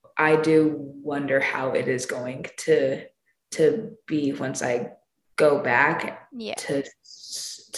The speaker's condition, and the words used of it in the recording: Stuttering. Because I know for me, I feel pretty confident in my speech abilities, even though I do stutter.